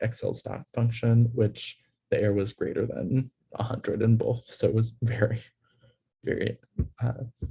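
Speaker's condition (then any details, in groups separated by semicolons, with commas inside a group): No condition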